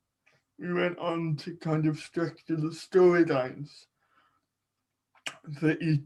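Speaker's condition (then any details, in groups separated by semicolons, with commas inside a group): Cerebral palsy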